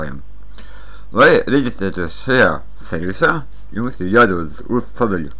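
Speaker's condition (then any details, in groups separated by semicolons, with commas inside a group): Cerebral palsy; since birth; speech not very clear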